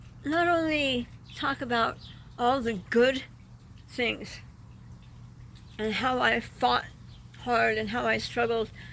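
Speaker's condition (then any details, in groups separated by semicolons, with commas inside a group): Traumatic brain injury; car accident, years ago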